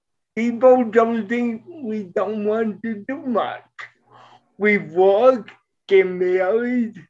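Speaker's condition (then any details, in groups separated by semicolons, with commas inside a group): Cerebral palsy; present from birth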